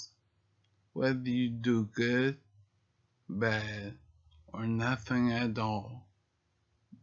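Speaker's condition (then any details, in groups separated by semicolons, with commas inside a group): Multiple sclerosis; deep brain stimulation electrodes for arm tremors; rambling speech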